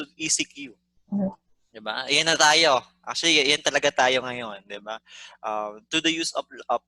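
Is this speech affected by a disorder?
No.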